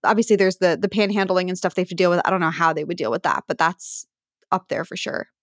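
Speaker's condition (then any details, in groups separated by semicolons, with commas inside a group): No condition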